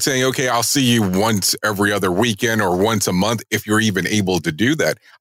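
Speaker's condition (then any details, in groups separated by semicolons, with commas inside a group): No condition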